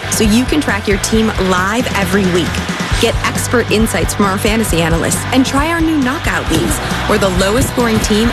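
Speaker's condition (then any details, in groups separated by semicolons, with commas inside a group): No condition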